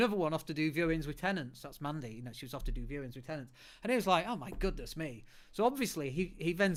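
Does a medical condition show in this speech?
No.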